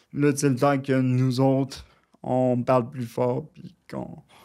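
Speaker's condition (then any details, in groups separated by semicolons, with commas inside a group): Cerebral palsy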